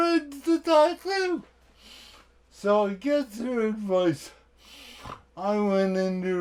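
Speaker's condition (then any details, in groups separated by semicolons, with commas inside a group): Cerebral palsy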